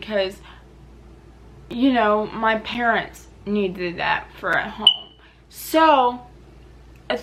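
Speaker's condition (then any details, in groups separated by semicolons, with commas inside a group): Cerebral palsy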